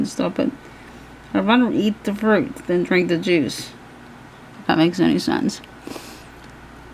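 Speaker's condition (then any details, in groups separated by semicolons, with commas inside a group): Cerebral palsy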